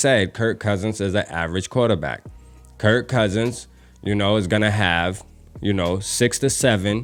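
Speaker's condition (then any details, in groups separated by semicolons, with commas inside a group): No condition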